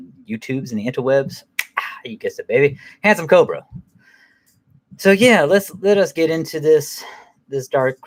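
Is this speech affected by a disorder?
No.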